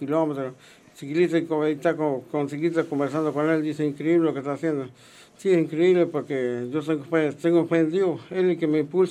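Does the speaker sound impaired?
Yes: Parkinson's disease; onset 15 years ago, treated 5 years, earlier whole-body tremor, could not walk or eat, walker.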